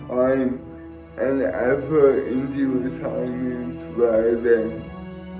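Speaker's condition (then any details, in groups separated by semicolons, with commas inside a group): Cerebral palsy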